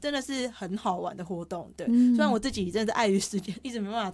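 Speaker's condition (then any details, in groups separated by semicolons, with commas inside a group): Hearing loss; takes part in 蒲公英 hearing-impaired association; clear articulation per host, self-reports sometimes slightly unclear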